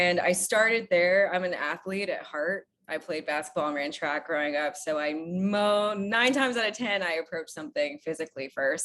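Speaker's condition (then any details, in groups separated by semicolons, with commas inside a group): No condition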